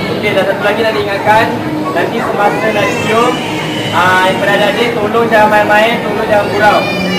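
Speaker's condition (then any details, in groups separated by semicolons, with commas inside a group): No condition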